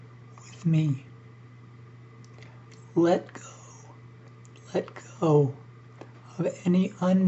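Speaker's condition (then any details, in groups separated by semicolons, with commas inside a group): ALS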